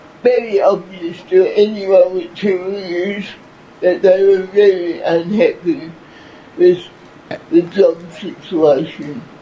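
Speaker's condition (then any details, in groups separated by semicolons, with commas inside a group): Cerebral palsy; from birth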